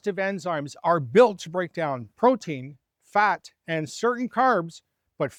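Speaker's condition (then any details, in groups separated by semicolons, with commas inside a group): No condition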